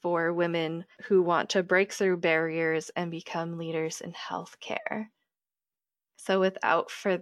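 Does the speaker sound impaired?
No.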